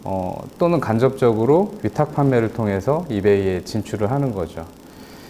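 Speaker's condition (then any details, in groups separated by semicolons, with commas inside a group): No condition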